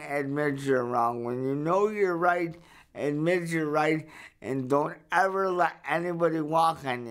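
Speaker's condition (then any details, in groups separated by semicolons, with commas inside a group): Cerebral palsy; verbal, able to speak up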